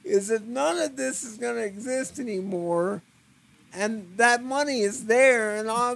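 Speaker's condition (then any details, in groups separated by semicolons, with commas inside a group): Cerebral palsy; difficulty focusing in VR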